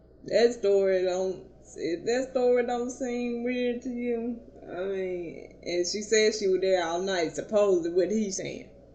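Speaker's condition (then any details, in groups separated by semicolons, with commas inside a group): Cerebral palsy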